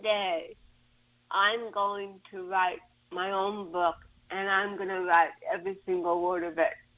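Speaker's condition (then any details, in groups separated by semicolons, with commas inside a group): Cerebral palsy; since birth, cervical spine surgery C1-C7, lower back spine surgery; can stand, part-time wheelchair, physical and occupational therapy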